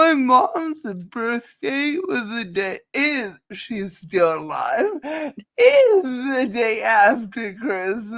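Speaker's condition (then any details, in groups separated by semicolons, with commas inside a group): Cerebral palsy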